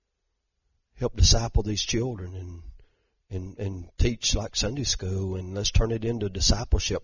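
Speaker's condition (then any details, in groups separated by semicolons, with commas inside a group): No condition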